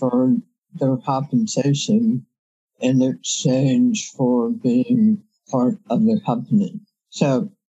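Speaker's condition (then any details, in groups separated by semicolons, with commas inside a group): Head and neck cancer surgery; five-time head and neck cancer, about 3 years intense treatment, radiation, years of toxic chemotherapy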